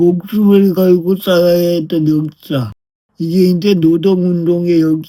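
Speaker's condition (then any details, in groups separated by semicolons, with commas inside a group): Brain lesion disability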